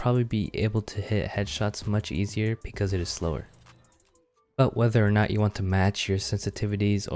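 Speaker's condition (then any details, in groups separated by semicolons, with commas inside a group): No condition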